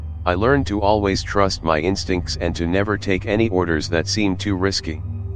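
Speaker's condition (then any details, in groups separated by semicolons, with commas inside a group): No condition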